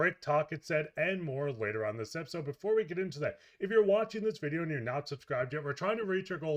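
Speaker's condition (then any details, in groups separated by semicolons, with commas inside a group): No condition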